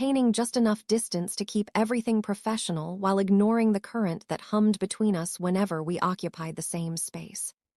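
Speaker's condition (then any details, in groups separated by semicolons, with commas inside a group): No condition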